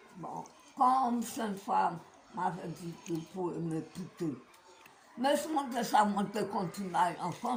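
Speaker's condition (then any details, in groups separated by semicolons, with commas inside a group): Meige syndrome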